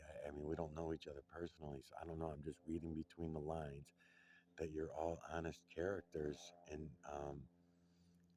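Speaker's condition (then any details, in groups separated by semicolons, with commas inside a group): No condition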